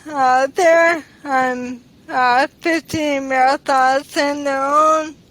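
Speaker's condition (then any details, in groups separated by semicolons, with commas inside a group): ALS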